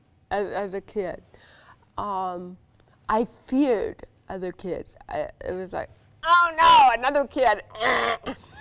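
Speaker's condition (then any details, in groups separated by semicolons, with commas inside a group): Cerebral palsy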